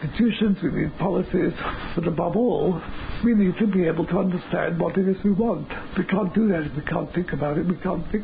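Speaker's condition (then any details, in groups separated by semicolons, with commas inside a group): Motor neuron disease; progressive, eventually fatal, wheelchair-bound, completely immobile, body capacities steadily shrinking; 18 months since onset, lying on bed, breathing via air contraption; speaks through air breathing contraption, voice only remaining usable function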